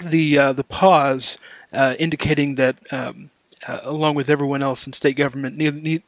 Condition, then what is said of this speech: None; typical speech.